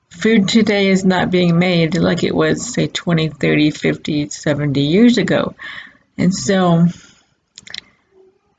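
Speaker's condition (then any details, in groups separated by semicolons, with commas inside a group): Cerebral palsy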